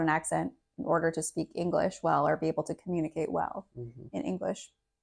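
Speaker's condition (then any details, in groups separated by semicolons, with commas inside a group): No condition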